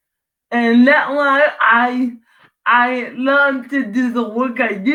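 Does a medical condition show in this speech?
Yes: cerebral palsy.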